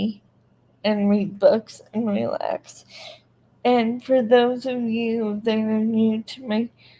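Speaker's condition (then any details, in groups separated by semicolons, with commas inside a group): Cerebral palsy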